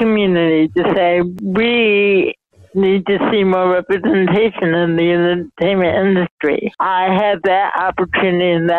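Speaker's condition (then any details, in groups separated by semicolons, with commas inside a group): Mild cerebral palsy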